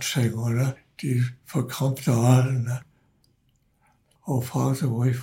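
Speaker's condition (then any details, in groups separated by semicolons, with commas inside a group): Parkinson's disease; ambulance called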